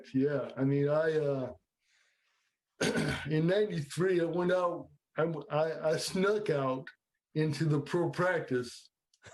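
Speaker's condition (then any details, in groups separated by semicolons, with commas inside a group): Cerebral palsy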